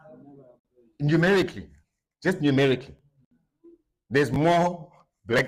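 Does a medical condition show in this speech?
No.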